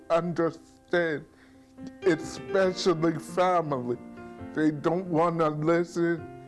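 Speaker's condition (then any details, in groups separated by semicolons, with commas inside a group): Traumatic brain injury; hit by drunk driver as pedestrian; injured at age 3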